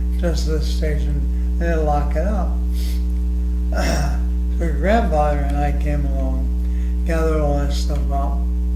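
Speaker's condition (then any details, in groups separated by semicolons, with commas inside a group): ALS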